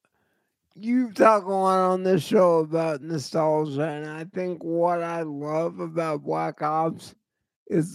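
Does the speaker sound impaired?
Yes: cerebral palsy; voice always shot.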